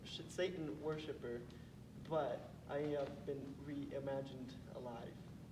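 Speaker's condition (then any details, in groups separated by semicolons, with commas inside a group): No condition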